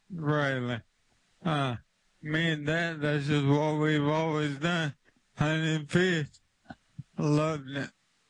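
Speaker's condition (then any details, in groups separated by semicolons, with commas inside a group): ALS; limb onset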